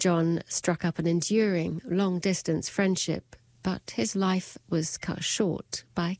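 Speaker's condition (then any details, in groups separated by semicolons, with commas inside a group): No condition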